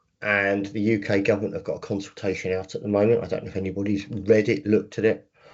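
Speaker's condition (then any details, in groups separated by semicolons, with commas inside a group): No condition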